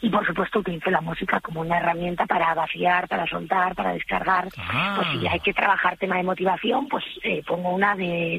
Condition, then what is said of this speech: Vocal nodules. Entonces, bueno, hasta que el cuerpo diga hasta aquí, pues yo seguiré en los escenarios rompiendo la voz literalmente.